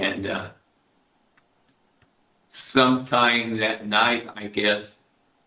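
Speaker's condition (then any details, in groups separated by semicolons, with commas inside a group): Parkinson's disease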